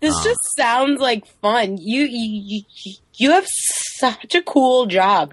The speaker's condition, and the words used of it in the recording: Stuttering. So, you know, I think most people, like the stuttering that you just demonstrated, I think most people know what's that is.